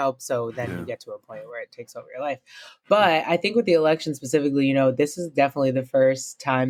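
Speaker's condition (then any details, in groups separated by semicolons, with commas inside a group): No condition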